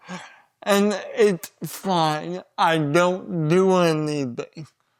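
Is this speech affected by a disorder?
Yes: cerebral palsy; voice often not understood.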